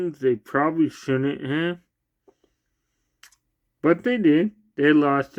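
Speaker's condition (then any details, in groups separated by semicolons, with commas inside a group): Cerebral palsy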